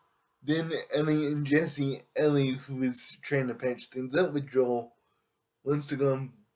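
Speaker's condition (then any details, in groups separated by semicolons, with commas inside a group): Cerebral palsy; able to speak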